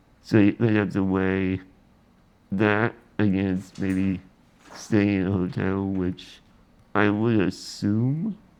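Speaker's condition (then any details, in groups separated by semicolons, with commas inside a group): Spinal muscular atrophy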